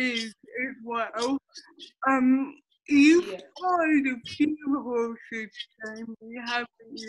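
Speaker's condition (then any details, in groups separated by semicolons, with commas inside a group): Cerebral palsy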